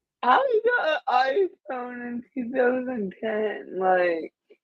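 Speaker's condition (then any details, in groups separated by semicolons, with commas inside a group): Cerebral palsy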